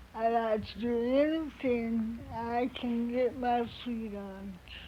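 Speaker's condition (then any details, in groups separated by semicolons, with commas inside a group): Cerebral palsy; halting voice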